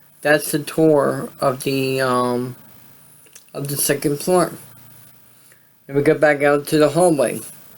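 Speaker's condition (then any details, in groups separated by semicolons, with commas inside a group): Cerebral palsy; voice sound affected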